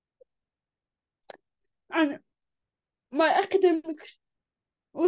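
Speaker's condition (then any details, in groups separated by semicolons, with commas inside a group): Cerebral palsy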